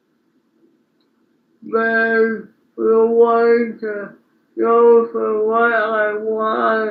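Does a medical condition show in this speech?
Yes: speech impairment after birth surgery.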